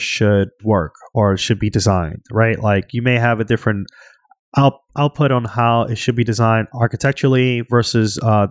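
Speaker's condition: No condition

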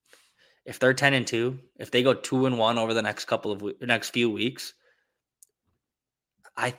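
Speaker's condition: No condition

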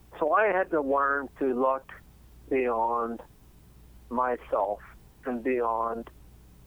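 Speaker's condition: Cerebellar ataxia; cause unknown

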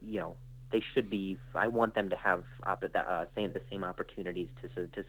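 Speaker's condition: Stutter; acquired stutter after traumatic brain injury and concussion from freak softball injury, motor skills also affected; stutters now, tells audiences early about the stutter to put them at ease; stuttered speech; repeated sounds

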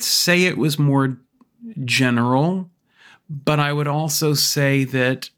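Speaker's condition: No condition

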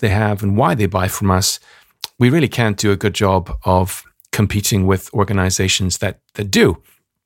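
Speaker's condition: No condition

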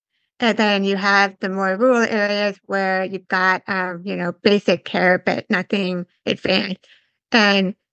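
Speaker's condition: Severe to profound hearing loss; congenital

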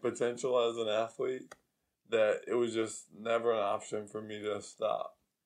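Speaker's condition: ALS

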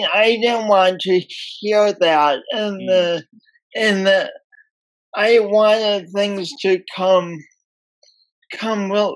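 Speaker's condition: Speech impediment from birth; oxygen loss at birth

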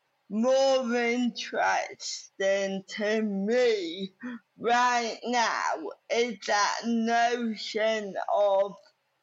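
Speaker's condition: Cerebral palsy; no wheelchair use

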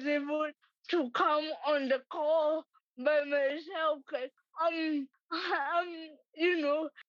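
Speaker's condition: Cerebral palsy; present from birth, affects walking and hand use, scribbled instead of writing, types instead; no longer takes medication, treated at age 8, arms opened up lately, slow typing, extra exam time

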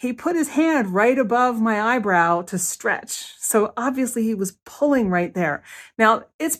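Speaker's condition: No condition

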